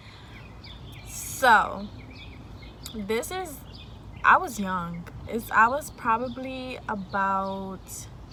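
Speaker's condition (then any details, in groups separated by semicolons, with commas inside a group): No condition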